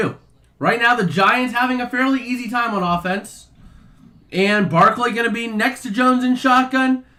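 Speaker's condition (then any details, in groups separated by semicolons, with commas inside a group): No condition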